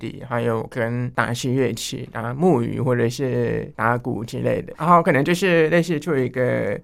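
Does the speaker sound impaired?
Yes: hearing loss; hearing loss from enlarged vestibular aqueduct, long auditory-speech training with therapist 蘇心怡 into junior high, electronic hearing device; articulation clear enough, too fast, speeds up and loses breath when absorbed, heavy nasality, mistaken for overseas student.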